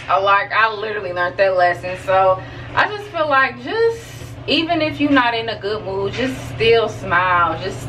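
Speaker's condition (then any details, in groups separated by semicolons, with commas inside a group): No condition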